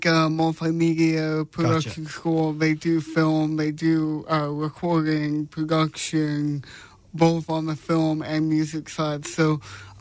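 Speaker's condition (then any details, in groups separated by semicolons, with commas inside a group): Cerebral palsy; congenital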